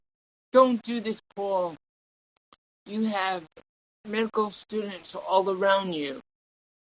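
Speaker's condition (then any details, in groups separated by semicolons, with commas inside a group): Cerebral palsy; tongue and legs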